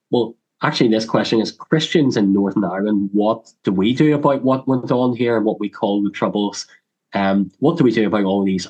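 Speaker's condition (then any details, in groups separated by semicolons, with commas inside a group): Cleft lip and palate; congenital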